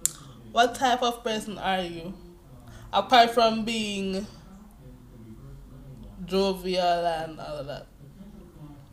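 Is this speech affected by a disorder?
Yes: cerebral palsy.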